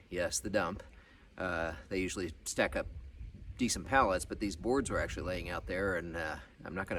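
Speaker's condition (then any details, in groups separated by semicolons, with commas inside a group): No condition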